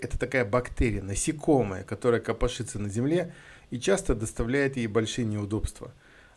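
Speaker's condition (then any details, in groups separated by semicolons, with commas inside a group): No condition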